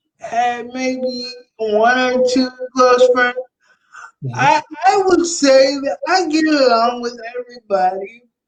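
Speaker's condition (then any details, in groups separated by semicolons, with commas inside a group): Cerebral palsy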